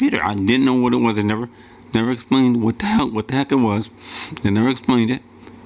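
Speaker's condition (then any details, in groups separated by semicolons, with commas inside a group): Cerebral palsy; wheelchair user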